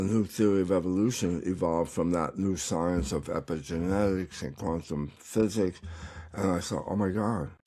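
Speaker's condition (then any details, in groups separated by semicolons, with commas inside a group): Tongue cancer; recovering, tongue exercises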